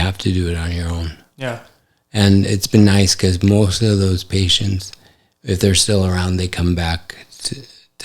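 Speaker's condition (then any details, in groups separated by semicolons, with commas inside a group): ALS; affects hand function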